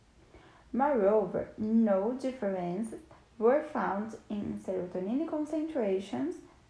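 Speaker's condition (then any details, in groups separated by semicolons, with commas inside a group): No condition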